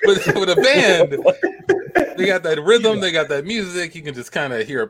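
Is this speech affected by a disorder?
No.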